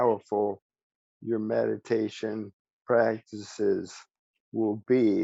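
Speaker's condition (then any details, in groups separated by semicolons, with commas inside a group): ALS; speech still preserved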